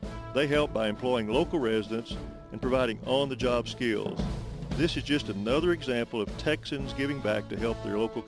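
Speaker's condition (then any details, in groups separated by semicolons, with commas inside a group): No condition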